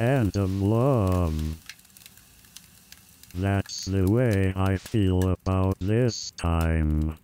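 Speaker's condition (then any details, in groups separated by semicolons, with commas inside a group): Amyotrophic lateral sclerosis; bulbar onset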